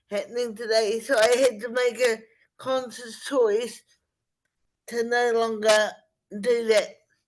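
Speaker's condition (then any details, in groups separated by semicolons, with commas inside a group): Spastic cerebral palsy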